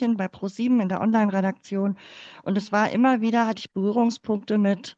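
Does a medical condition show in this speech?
Yes: cleft palate; congenital, born in former GDR.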